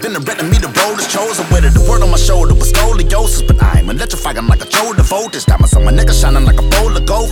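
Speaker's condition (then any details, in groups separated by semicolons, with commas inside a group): No condition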